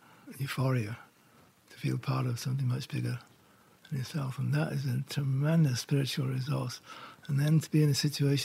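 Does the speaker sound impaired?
Yes: Parkinson's; diagnosed about 4 years ago.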